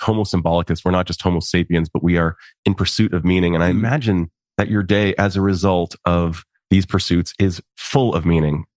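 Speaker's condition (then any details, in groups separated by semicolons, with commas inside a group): No condition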